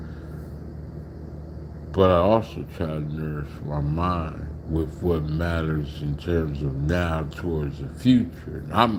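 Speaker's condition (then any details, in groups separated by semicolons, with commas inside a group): Slurred speech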